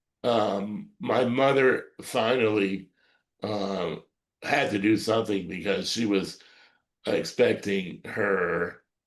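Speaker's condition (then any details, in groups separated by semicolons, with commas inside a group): Cerebral palsy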